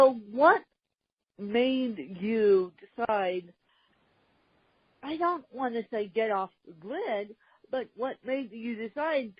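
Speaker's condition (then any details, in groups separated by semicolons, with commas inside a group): Cerebral palsy, mixed, moderate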